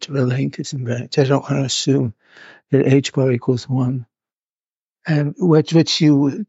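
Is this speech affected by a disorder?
Yes: Parkinson's; hidden in early stages, now openly displayed.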